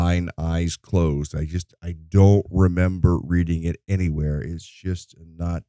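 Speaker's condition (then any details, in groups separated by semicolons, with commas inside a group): No condition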